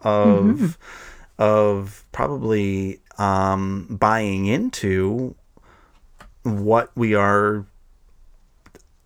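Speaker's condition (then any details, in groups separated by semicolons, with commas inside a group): Stuttering; wants more comfort with own stutter, plans daily mindfulness, positive affirmations, speaking with new people; about 20 takes of 30-second outro while focusing on stuttering, easier once not focusing; practices how to talk, speech came easier when not thinking about stuttering; repeated words, prolonged sounds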